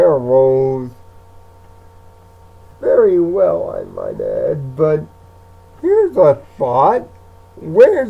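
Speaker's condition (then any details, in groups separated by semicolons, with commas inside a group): Cerebral palsy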